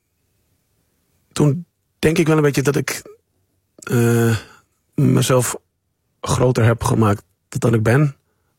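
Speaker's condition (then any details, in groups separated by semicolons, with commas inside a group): Stuttering; childhood-onset stuttering, began age 3; school presentations frustrating in childhood, speaking harder than writing; repeated sounds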